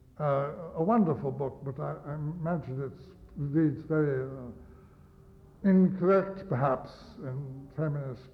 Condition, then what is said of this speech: Stuttering. I had a minor stroke 3.5 years ago, and the stroke affected my speech a bit, my face.